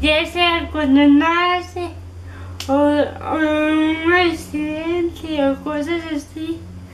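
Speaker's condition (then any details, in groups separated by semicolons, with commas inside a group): Cerebral palsy; from birth, oxygen deprivation at delivery, physical only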